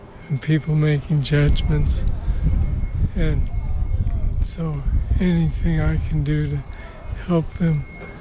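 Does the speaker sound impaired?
Yes: Parkinson's disease; diagnosed nearly three decades ago; Rusty Gloves boxing exercise class for Parkinson's, Corner Boxing Club, Boulder.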